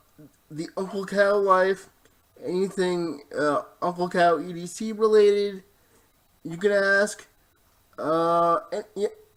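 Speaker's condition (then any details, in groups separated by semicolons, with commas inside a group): Cerebral palsy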